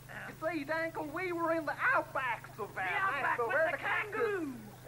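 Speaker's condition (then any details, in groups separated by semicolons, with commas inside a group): No condition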